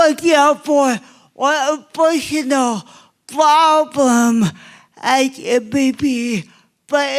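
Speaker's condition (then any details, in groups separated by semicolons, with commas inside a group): Cerebral palsy; obvious speech impairment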